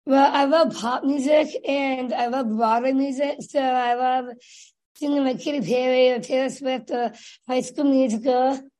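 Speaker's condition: Down syndrome; developmental disability from birth

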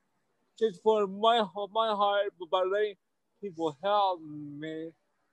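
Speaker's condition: Stuttering; stutter since at least college years, once severe, stuttered every word of first talk at OU campus ministry; stutters less than in earlier years; milder now, still stutters; repeated sounds, repeated words, prolonged sounds

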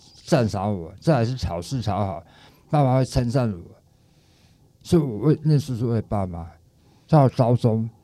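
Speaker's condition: Tongue cancer, stage 4 tongue cancer and parotid cancer; stage four tongue cancer, recovered; cancer-free after treatment; daily pronunciation practice after recovery, now speaks clearly, called a miracle by others

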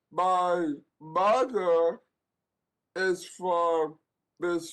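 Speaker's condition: Down syndrome; speaks in concepts

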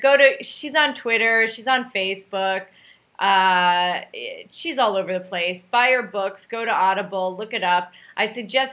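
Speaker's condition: No condition

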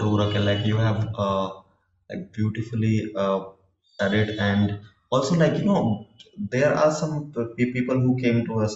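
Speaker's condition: Stuttering; childhood onset, talked little while growing up, stopped avoiding stuttering in last 18-20 months; full acceptance of stuttering, public speaker, better at articulating views with more speaking exposure; variable, some situations without stuttering, stutters a lot in some social settings; repeated sounds

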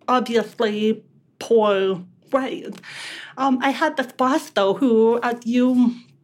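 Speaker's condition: Deafness; relies on lip reading; on Microsoft Teams video call, reading lips and live captions

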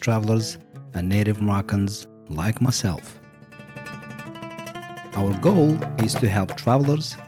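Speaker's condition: No condition

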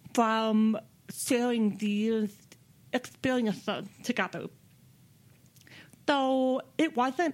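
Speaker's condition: Deafness; speaks with own voice

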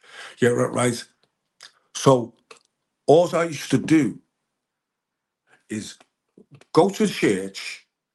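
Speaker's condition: Stammer from head injury; acquired stammer from paid-hit prison attack, can of tuna in sock, glancing blow cracked skull; stammer still present; speech impediment; blocks

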